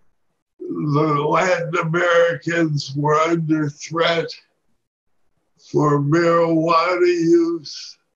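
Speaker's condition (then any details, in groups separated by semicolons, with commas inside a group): Parkinson's disease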